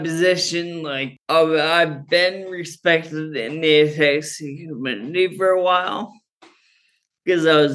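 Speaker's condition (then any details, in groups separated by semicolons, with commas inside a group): Friedreich's ataxia; sleep; ataxia worse when not well-rested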